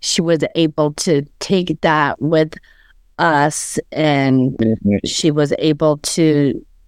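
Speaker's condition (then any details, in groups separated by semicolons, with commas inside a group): Aphasia; aphasia caused by stroke; long found the word aphasia hard to say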